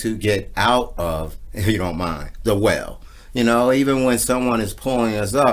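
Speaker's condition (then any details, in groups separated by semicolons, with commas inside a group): No condition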